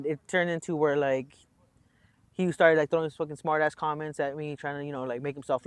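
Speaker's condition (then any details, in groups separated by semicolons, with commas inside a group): No condition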